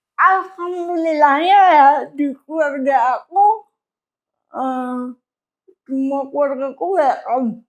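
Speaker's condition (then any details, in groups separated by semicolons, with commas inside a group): Cerebral palsy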